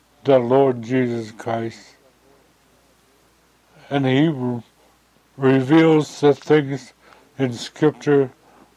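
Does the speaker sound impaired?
Yes: stroke; slurred speech after stroke, hard time finding words, shaky voice.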